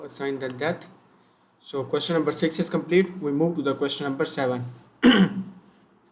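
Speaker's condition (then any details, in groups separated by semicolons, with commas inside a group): No condition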